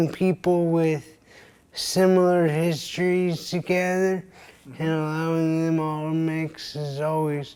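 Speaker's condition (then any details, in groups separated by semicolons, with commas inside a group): Traumatic brain injury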